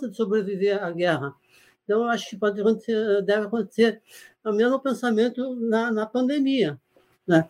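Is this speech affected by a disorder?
Yes: Parkinson's disease; symptoms come on at uncontrollable times; somewhat stiff or stuck at recording, expected to pass soon.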